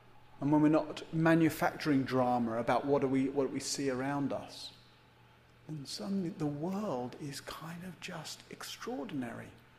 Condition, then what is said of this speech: None; typical speech.